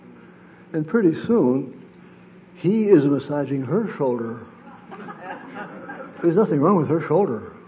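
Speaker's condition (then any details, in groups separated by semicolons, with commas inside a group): Parkinson's disease; sleep disrupted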